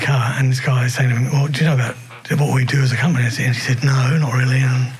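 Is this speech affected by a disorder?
Yes: early onset Parkinson's disease; early diagnosis; can no longer play guitar; voice affected, host says clearly understood.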